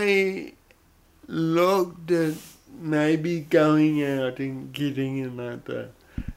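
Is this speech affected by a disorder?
Yes: cerebral palsy; odd sort of voice.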